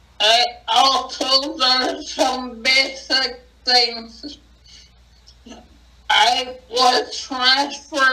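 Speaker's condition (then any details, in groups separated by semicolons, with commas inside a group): Acquired brain injury; cannot talk as before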